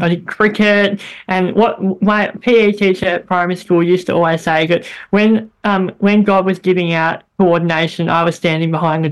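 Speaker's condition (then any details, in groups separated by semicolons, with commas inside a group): Bilateral cleft lip and palate; childhood voice squeaky, very airy, nasal, speech therapy after bone graft and throat surgery, speech hindered drama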